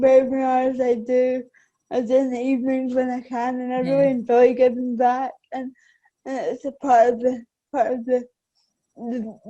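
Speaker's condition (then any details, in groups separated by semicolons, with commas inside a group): Cerebral palsy; affects balance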